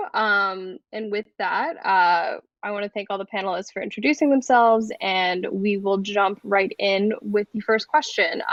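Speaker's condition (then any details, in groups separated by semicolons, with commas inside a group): No condition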